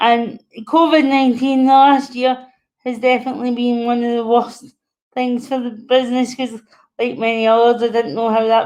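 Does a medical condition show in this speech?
Yes: cerebral palsy.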